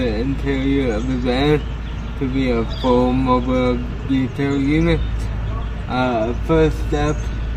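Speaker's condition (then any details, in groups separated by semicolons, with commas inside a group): Cerebral palsy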